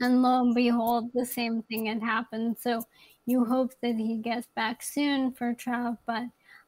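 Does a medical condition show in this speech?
Yes: ALS; young onset, young woman living with ALS; still working as much as before diagnosis.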